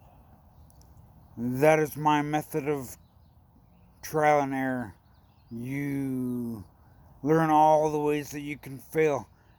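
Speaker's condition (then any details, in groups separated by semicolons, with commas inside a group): Brain injury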